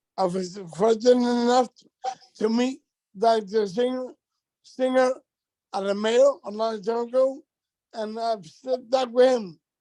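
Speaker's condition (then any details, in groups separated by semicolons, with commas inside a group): Multiple system atrophy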